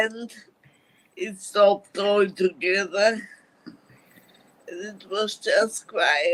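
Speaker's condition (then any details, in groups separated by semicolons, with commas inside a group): Multiple sclerosis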